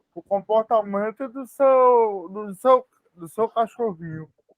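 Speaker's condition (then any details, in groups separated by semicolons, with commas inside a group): Spastic cerebral palsy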